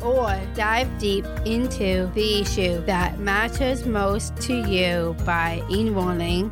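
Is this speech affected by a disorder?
Yes: Down syndrome; adult woman.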